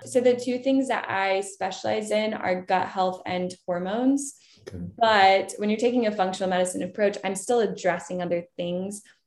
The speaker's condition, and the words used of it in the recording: No condition.